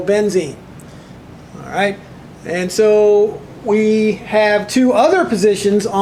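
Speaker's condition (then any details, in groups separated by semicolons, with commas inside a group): No condition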